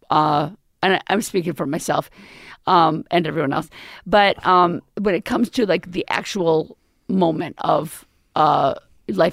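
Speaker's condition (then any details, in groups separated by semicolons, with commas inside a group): Left vocal cord paralysis, left unilateral; recent type 1 thyroplasty with implant joining cords, may need another surgery, still hard to swallow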